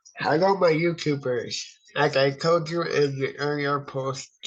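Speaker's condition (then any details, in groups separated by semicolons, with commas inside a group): Cerebral palsy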